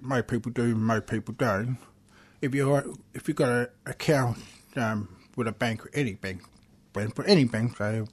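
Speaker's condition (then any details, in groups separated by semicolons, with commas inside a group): Deafness; struggles when people talk quickly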